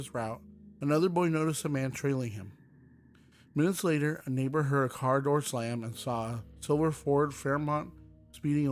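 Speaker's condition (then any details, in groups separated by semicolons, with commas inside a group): No condition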